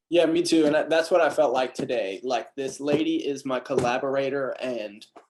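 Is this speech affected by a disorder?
No.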